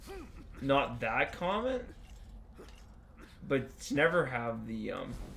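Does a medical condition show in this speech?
No.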